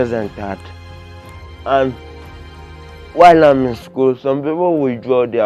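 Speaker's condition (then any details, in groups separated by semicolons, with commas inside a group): Cerebral palsy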